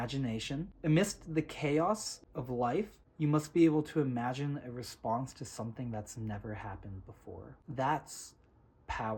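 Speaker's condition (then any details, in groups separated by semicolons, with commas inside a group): No condition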